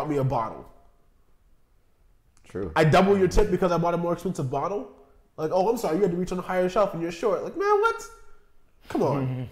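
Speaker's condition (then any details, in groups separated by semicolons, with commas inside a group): No condition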